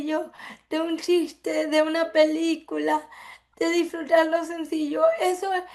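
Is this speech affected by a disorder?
Yes: cerebral palsy; from birth; affects speech.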